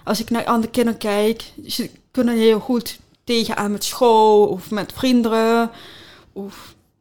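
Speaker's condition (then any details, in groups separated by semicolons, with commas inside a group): Deafness with cochlear implant; congenital, implant from age two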